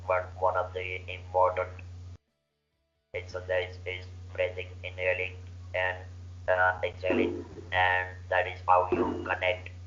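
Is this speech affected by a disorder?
Yes: laryngeal cancer surgery.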